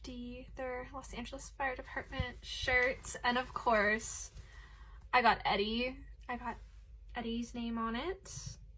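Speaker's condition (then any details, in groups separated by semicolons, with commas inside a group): No condition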